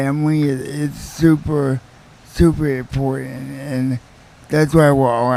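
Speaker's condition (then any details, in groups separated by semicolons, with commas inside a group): Quadriplegic cerebral palsy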